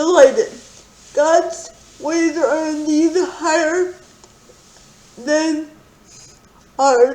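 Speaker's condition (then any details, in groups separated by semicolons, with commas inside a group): Quadriplegic cerebral palsy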